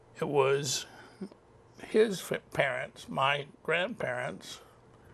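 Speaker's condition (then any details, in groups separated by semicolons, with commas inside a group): Cerebral palsy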